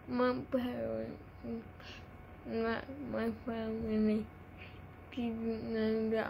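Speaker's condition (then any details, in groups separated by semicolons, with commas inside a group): Cerebral palsy; from birth, delivery timing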